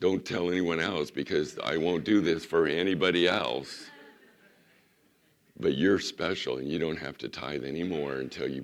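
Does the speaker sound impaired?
Yes: vocal cord surgery recovery; recovering from vocal cord surgery, resting voice, recent cold and coughing set recovery back; voice not ready for full message, doctor limits teaching to 10-15 minutes.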